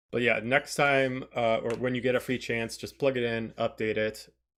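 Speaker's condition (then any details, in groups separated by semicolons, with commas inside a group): No condition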